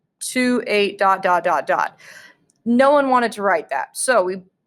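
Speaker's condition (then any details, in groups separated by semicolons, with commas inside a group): No condition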